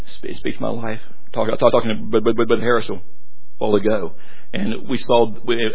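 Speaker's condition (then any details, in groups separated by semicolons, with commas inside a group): Stuttering; struggled with it for a while, adults at Haddale said he could not preach; preaching a full sermon, prays for clarity of speech, stutter not yet noticed; not noticeable to audience during this sermon; repeated sounds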